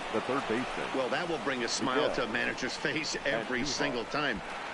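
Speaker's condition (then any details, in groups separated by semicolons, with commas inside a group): No condition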